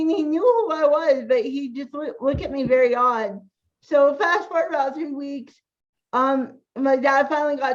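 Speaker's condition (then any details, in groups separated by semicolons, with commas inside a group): Cerebral palsy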